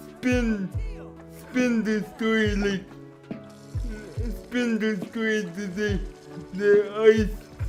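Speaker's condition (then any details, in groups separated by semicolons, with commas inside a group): Cerebral palsy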